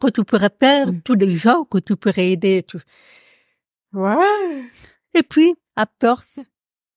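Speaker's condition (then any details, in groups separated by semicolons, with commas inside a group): Profound deafness; noticeable to everyone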